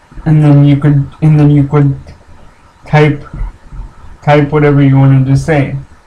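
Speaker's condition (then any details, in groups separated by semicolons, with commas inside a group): Cerebral palsy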